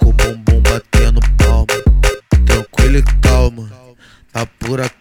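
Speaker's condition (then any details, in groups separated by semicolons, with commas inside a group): No condition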